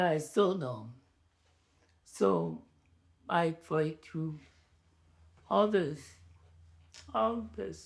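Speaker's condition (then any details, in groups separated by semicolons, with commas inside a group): ALS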